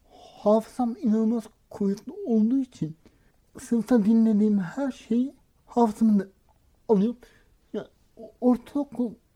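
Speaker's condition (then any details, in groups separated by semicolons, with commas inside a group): Cerebral palsy; no speech or walking until age 6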